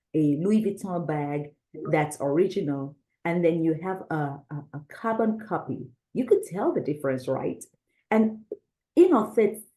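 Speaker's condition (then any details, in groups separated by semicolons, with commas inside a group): No condition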